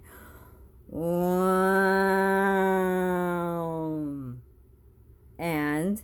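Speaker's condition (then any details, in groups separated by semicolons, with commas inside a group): Bulbar ALS; bulbar onset in lip and tongue, tongue atrophy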